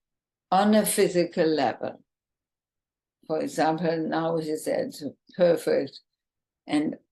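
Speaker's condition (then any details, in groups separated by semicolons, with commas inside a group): ALS, bulbar form, bulbar onset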